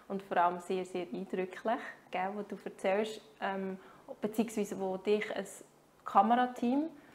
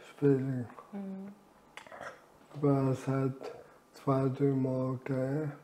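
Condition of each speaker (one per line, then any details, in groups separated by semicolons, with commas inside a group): No condition
Amyotrophic lateral sclerosis; about nine years since diagnosis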